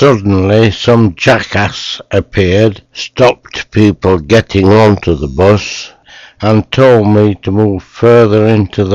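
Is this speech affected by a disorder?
Yes: motor neuron disease.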